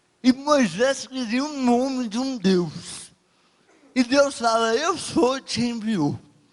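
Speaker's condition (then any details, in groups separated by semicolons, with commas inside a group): Cerebral palsy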